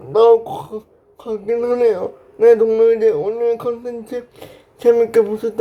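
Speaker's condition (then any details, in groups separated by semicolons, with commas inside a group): Brain lesion disability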